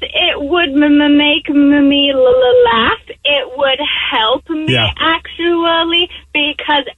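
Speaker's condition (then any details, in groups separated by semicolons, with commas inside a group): Stuttering; acquired stutter, adult onset, medical cause; speaks a bit slowly, worse when serious or frustrated, lightheartedness helps; prolonged sounds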